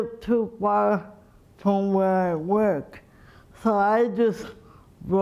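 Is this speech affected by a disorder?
Yes: cerebral palsy.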